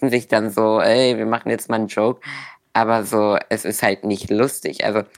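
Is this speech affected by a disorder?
Yes: Duchenne muscular dystrophy; inherited, progressive muscle wasting, known since primary school, wheelchair user from the start.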